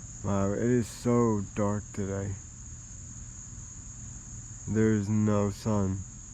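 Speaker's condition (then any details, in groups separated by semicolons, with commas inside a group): Cerebral palsy, spastic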